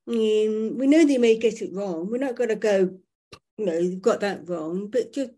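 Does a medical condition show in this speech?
Yes: profoundly deaf, born profoundly deaf.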